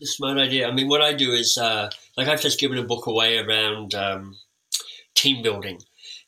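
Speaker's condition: Cleft lip and palate; orthodontic treatment

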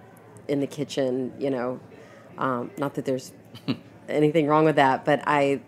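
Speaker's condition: No condition

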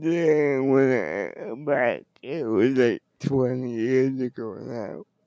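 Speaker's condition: Cerebral palsy; wheelchair user

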